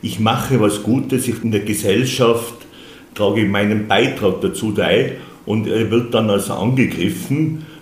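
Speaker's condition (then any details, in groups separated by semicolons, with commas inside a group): No condition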